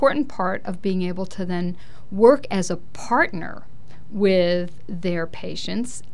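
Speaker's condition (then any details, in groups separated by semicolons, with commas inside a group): No condition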